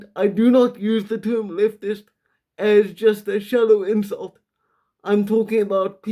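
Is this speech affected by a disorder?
Yes: quadriplegic cerebral palsy, severe.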